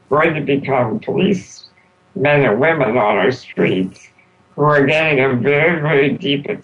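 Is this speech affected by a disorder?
Yes: spinal muscular atrophy; complete quadriplegia from spinal muscular atrophy, identified at seven months, not expected to live long.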